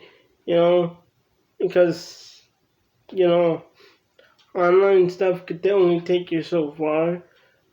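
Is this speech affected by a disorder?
Yes: cerebral palsy; from birth.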